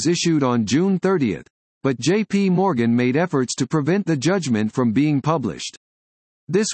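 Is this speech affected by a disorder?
No.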